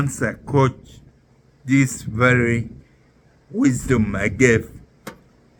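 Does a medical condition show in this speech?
Yes: neurological disease.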